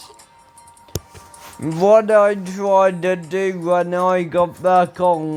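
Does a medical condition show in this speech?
Yes: ataxia; speech recently worse.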